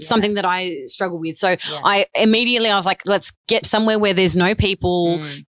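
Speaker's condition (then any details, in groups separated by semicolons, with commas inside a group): No condition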